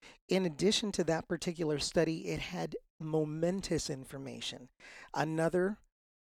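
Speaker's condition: No condition

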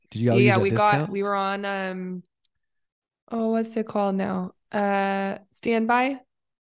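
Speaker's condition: No condition

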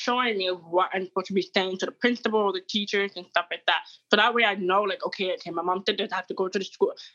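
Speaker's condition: Deafness (hard of hearing); hard of hearing with hearing aid, no sign language growing up; wearing hearing aid, hears well, learning sign language; no audible sign of deafness, others cannot tell from speech

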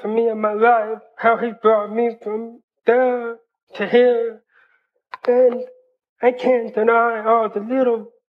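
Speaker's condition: Hearing loss, cochlear implant; cochlear implant at 12

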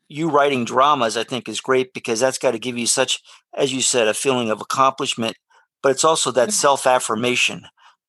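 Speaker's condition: No condition

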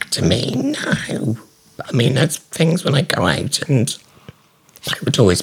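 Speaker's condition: Laryngectomy; salivary tumour into neck, oesophagus, tracheostomy, thyroidectomy, neck dissection, stomach pull-up, salivary glands removed; years post laryngectomy, after radiotherapy, throat valve pressed to talk, tracheostomy tube care; valve-pressed voice, stops breathing talking, strange little voice, quieter, silent laugh, valve fails, phone hard

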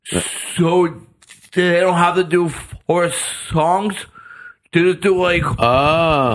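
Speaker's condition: Stutter; attempted self-cure with about 10 grams of psilocybin mushrooms, inspired by Joe Rogan guest, unsuccessful; stutter still present despite attempts to cure it; persistent stutter; prolonged sounds, blocks

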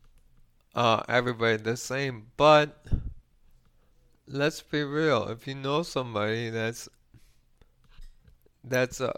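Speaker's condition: ALS; voice got weaker

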